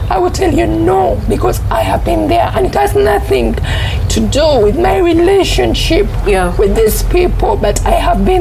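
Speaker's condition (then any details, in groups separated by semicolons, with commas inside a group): Cerebral palsy; onset in secondary school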